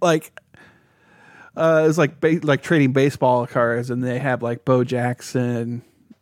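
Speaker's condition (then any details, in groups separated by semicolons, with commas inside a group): No condition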